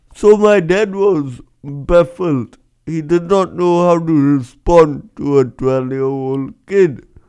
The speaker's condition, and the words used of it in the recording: Cerebral palsy. When people meet me for the first time, they always ask, "Are you drunk?"